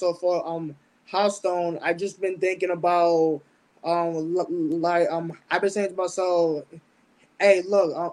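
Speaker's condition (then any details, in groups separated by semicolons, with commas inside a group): Stutter; mild stutter, speech impediment since about age 10; avoids long talking on stage, fears certain words coming out, fears mockery for unfinished sentences; repeated sounds, prolonged sounds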